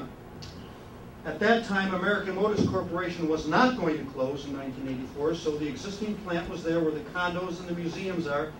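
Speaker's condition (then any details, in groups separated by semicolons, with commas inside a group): No condition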